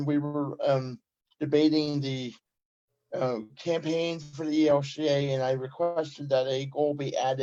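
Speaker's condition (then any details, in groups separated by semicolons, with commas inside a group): Cerebral palsy; from birth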